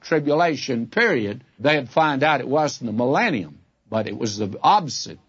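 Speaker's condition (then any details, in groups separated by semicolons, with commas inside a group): No condition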